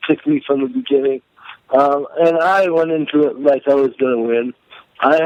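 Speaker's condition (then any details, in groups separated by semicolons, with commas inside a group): Cerebral palsy; may sound drunk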